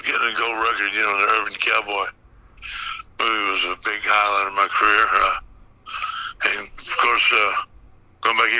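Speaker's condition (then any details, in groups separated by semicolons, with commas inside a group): Parkinson's; brain surgery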